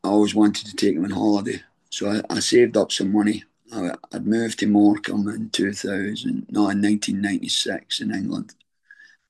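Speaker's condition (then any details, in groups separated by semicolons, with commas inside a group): Throat cancer treatment effects; chemo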